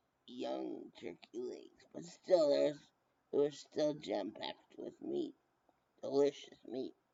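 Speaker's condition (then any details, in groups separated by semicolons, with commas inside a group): Brain injury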